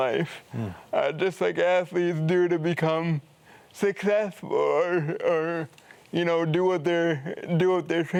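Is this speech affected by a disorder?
Yes: cerebral palsy; from birth, premature.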